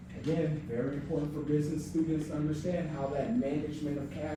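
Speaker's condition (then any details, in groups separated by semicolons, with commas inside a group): No condition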